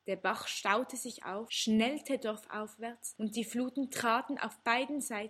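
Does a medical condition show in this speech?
No.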